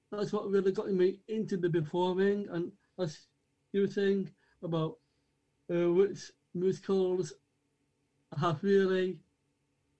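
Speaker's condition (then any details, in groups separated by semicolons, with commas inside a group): Down syndrome; from birth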